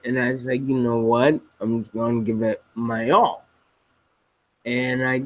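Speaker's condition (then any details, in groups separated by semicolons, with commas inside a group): Spinocerebellar ataxia type 7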